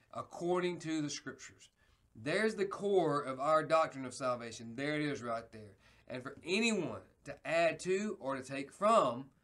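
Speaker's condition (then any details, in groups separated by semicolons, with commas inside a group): No condition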